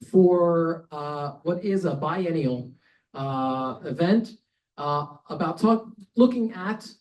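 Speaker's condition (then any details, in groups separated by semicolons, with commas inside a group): No condition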